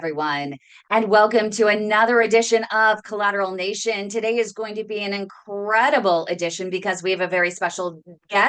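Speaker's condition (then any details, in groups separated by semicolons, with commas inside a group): No condition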